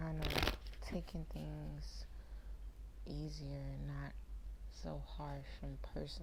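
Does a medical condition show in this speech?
No.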